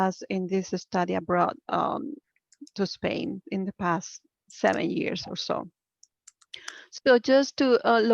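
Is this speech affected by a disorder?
No.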